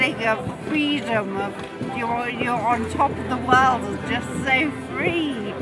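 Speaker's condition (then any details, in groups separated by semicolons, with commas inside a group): Brain injury; hit by car, ataxic gait; no speech after injury, relearned speaking completely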